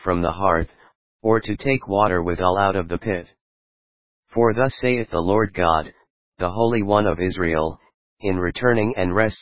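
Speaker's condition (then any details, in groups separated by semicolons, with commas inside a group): No condition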